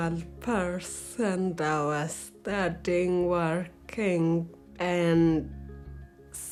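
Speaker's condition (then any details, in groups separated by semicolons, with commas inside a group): Brain injury; acquired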